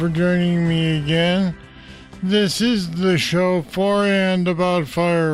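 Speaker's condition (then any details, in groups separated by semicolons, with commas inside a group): Parkinson's disease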